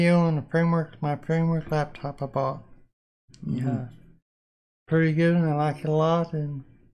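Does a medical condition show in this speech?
Yes: Parkinson's disease.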